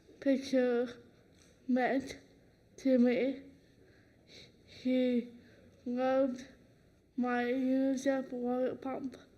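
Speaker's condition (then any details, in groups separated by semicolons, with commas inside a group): Cerebral palsy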